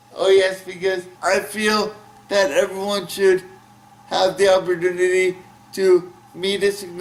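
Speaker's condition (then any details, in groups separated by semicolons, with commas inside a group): Cerebral palsy; from birth, uses wheelchair, tight hands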